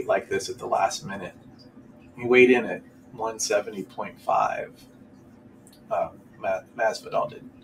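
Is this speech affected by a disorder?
No.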